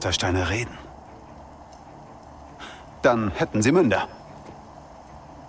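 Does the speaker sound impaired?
No.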